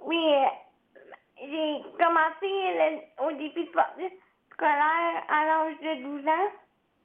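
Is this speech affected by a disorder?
Yes: cerebral palsy; since birth, wheelchair user since birth, needs care from a helper; age 20.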